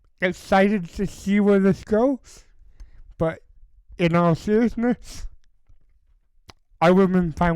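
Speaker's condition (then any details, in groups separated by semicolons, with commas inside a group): Cerebral palsy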